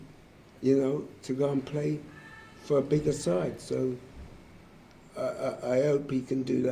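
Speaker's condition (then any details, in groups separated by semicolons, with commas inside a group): Motor neurone disease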